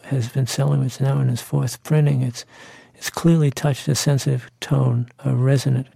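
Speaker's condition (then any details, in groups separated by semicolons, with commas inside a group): Parkinson's disease; voice once decent, now fuzzy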